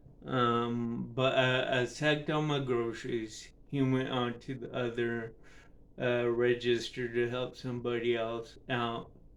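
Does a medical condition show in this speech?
Yes: cerebral palsy; affects speech and balance.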